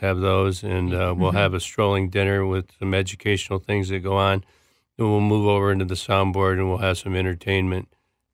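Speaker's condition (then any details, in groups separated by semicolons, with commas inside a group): Parkinson's disease; diagnosed within 2 days via friend Peter Secchia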